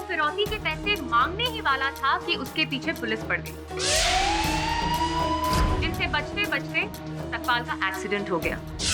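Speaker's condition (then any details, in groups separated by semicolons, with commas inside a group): No condition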